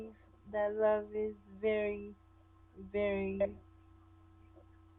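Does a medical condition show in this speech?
Yes: cerebral palsy; sometimes affected.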